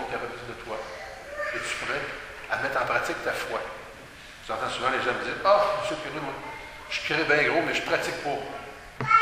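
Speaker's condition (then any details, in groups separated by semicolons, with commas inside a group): No condition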